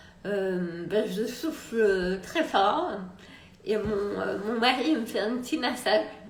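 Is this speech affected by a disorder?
Yes: multiple sclerosis.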